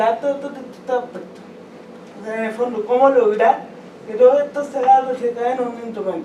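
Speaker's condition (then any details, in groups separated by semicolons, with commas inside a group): Cerebral palsy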